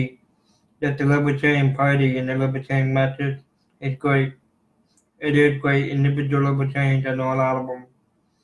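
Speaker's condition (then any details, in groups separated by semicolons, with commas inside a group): Cerebral palsy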